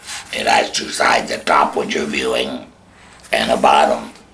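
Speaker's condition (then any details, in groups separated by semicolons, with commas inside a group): Laryngectomy with voice prosthesis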